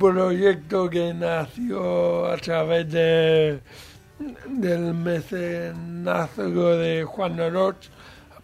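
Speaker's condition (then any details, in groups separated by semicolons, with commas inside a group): Cerebral palsy; mild, lesser degree of disability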